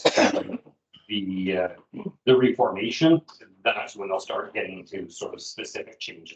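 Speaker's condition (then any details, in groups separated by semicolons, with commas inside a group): No condition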